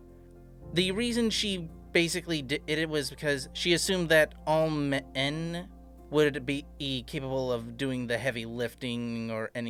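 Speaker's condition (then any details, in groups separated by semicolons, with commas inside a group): No condition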